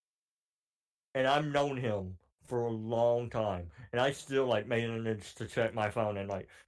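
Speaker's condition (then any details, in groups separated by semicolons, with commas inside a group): Cleft palate; cleft palate since childhood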